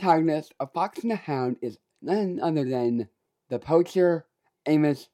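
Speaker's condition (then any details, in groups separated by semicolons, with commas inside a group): Down syndrome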